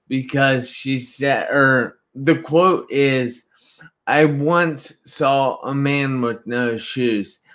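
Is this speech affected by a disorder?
Yes: traumatic brain injury.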